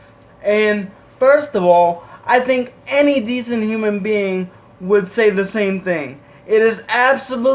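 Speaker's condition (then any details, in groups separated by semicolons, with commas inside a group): Cerebral palsy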